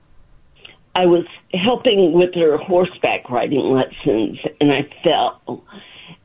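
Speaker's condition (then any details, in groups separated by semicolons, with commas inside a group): Essential tremor; essential tremors preventing visual art, permanent drop foot after fall during horseback riding lessons, walks slowly with pain; had spasmodic dysphonia for a while, helped by Botox treatments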